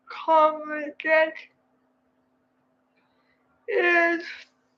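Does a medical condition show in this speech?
Yes: cerebral palsy.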